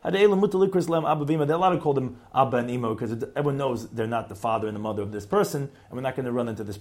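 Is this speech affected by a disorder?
No.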